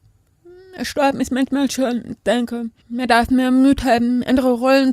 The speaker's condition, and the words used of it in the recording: Deafness. Ich glaube, auch so meine Stimme schon anders.